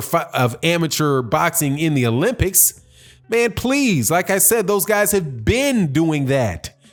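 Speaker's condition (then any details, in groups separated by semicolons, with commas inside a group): No condition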